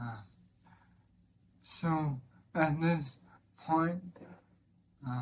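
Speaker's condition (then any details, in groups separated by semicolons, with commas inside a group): ALS; throat muscles affected; voice-change onset, diagnosed a year later, eye-tracking communication, progressing; weak labored slurred voice, breathless in long talks, swallowing at risk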